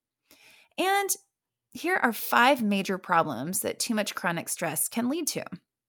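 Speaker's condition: No condition

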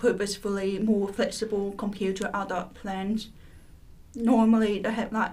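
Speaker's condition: Profound deafness

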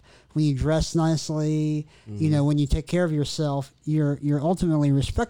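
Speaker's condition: Cleft lip and palate; congenital, lip scar, surgeries in childhood

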